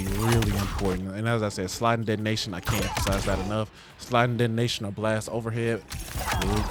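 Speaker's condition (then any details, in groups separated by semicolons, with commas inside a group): No condition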